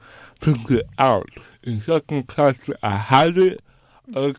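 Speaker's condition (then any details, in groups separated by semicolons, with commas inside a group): Cerebral palsy; lifelong cerebral palsy, dystonia with hand tremors; hand tremors sometimes prevent writing or typing, requested printed notes and audio recordings; speech difficult, cerebral palsy and dystonia affect speech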